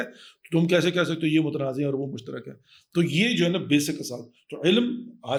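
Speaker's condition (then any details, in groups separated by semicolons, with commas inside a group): No condition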